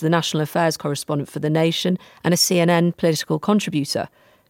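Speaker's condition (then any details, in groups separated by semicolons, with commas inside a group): No condition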